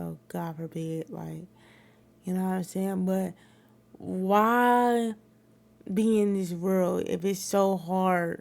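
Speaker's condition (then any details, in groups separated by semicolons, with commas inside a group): Cerebral palsy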